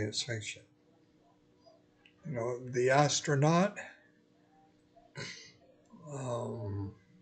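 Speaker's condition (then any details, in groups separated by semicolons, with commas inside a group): Multiple sclerosis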